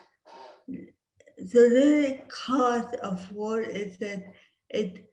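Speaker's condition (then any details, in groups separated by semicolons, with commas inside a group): Cerebral palsy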